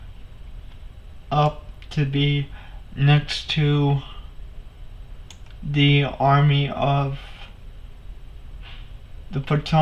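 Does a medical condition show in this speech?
Yes: cerebral palsy; only one hand usable.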